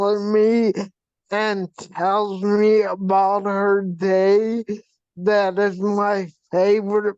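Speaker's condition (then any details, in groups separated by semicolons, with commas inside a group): Vp shunt failure, brain pressure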